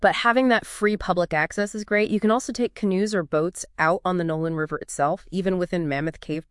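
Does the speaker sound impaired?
No.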